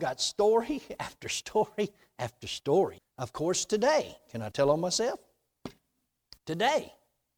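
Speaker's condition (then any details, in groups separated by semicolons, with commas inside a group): No condition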